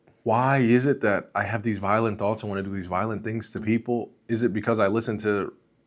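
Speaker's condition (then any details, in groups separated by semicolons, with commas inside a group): No condition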